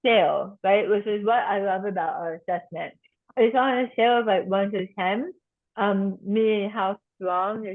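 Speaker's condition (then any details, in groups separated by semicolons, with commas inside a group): Tongue cancer surgery and reconstruction; cancer about one year ago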